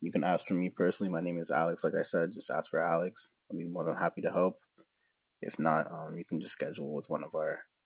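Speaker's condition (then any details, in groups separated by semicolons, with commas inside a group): No condition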